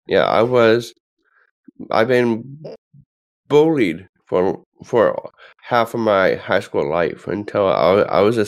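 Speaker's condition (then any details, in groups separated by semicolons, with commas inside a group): Down syndrome; present from birth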